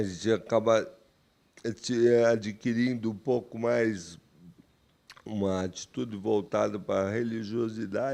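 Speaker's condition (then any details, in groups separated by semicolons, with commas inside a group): Amyotrophic lateral sclerosis; onset with cramps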